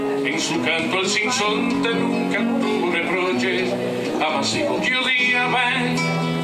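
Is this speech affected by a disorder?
No.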